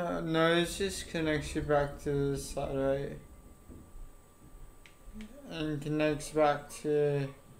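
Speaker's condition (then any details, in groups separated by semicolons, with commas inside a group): Cerebral palsy; affects legs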